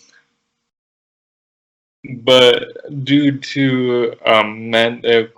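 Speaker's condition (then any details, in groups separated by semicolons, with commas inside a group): Cerebral palsy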